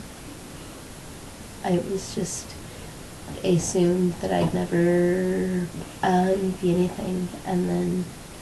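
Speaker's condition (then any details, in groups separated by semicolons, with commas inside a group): Cerebral palsy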